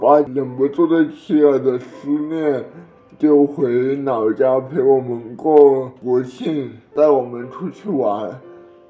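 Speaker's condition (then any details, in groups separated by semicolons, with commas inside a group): Cerebral palsy; birth asphyxia, blue at birth, over ten minutes of resuscitation, diagnosed in infancy at provincial hospital, legs affected, early rehabilitation, learned to walk; some words unclear despite great effort to speak clearly, edited for fluency, childhood drooling from delayed saliva swallowing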